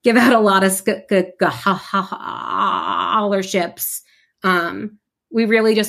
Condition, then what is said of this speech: Stuttering. The amount that I stutter and how stuck I feel, or how much physical tension I might have, fluctuates,